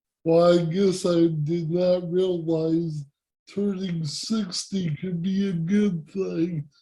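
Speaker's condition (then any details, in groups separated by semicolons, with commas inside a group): Cerebral palsy; present from birth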